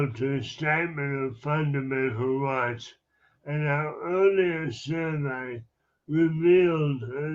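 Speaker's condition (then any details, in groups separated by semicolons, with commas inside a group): Upper motor neuron MND; rare form, upper motor neurons only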